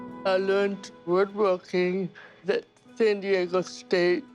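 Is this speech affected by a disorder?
Yes: cerebral palsy; speech therapy from age four.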